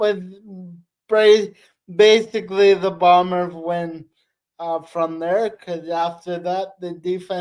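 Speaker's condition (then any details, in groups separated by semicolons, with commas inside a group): Cerebral palsy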